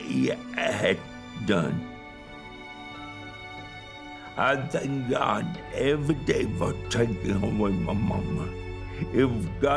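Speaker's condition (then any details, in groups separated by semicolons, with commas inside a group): Cerebral palsy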